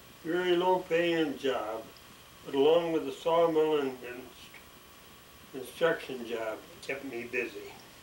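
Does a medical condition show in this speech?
Yes: ALS.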